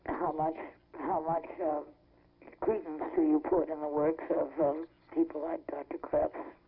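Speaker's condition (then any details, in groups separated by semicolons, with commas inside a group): Laryngeal cancer; left throat cancer a year ago, now large right-side tumor, judged incurable at Children's Hospital, San Francisco; just out of hospital, surgery planned next week to remove tumor, throat and voice box, considering Laetrile in Mexico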